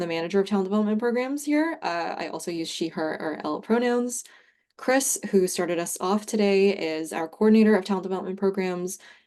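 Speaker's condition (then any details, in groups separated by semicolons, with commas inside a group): No condition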